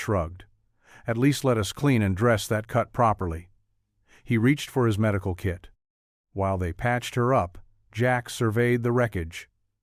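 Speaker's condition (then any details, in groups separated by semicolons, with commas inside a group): No condition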